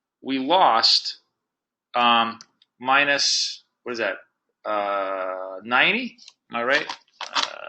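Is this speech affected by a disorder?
No.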